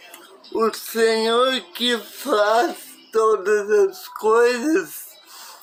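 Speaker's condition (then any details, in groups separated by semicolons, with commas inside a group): Paralysis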